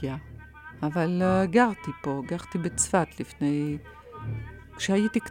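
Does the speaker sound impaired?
No.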